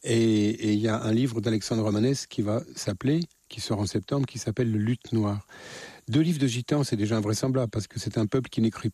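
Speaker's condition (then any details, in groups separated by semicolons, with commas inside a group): No condition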